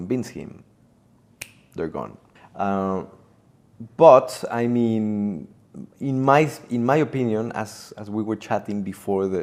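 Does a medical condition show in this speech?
No.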